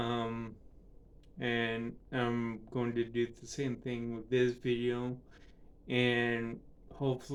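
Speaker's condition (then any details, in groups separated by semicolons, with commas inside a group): Cerebral palsy; affects speech and balance; no longer uses walker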